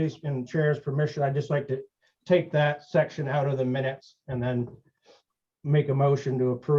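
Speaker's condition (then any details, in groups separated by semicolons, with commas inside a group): No condition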